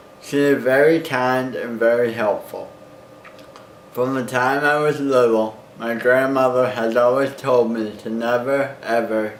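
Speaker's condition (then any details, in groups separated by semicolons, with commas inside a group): Cerebral palsy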